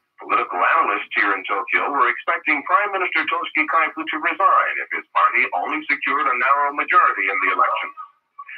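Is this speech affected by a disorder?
No.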